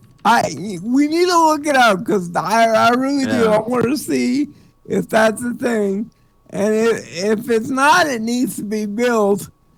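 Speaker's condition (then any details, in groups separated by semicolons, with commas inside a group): Cerebral palsy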